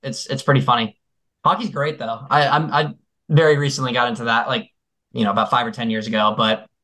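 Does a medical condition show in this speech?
No.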